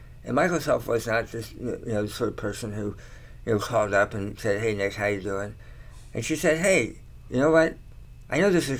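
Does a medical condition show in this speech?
Yes: tongue cancer surgery; three or four tongue surgeries, chemotherapy, radiation, long convalescence; many years after treatment; slight slur, talks okay.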